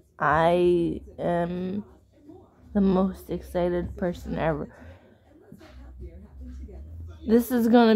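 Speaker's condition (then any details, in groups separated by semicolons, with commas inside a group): Cerebral palsy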